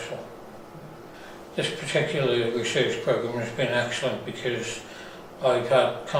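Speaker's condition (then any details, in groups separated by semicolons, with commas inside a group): Parkinson's; diagnosed about 5 years ago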